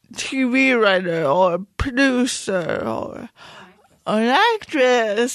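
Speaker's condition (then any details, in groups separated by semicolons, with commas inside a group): Cerebral palsy; speech noticeably affected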